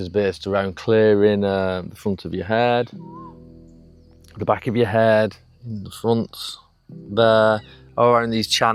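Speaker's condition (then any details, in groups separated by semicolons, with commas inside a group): No condition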